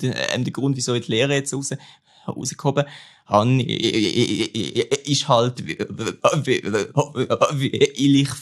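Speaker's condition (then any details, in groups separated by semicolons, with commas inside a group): Stuttering; stuttering since about age 3.5, persisting, childhood self-experiments like robot-like speaking; affected in certain situations, varies better or worse, fluent when singing; repeated sounds, prolonged sounds, blocks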